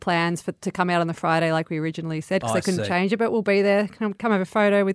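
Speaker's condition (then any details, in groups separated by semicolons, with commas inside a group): No condition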